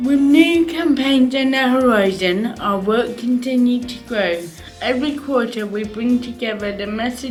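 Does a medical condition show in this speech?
Yes: cerebral palsy; arm tremors; speech affected.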